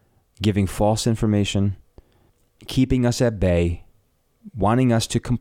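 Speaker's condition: No condition

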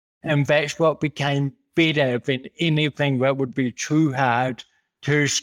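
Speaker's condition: Cerebral palsy; congenital, physical disability affecting how messages travel around body, affects walking and balance; speech sounds atypical all the time, talking described as a challenge

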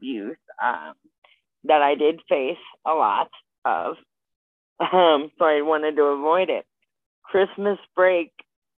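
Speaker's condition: Spastic quadriplegic cerebral palsy; age 27

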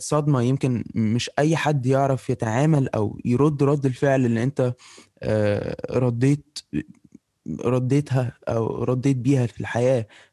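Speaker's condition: No condition

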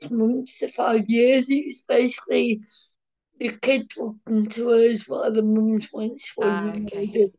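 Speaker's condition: Cerebral palsy, mild

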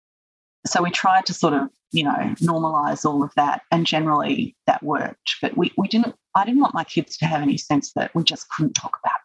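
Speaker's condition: No condition

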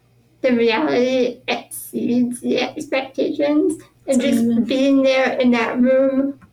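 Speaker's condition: Spinal muscular atrophy; born with it

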